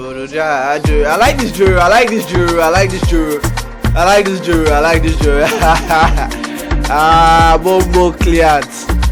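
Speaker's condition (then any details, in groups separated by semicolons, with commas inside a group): No condition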